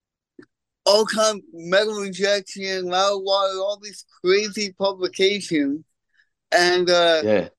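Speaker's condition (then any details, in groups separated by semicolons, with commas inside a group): Cerebral palsy; congenital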